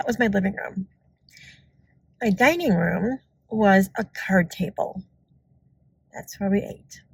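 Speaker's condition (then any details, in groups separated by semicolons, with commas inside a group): No condition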